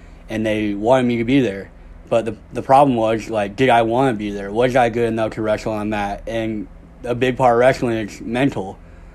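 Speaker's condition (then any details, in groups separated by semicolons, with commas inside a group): Cleft lip and palate; no front teeth at birth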